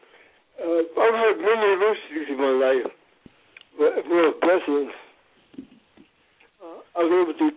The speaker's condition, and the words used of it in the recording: Cerebral palsy. Another challenge is my speech impressions.